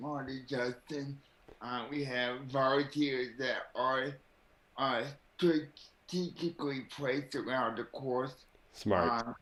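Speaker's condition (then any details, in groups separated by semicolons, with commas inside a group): Cerebral palsy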